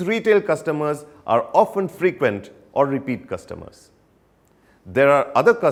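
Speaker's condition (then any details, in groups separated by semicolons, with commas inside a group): No condition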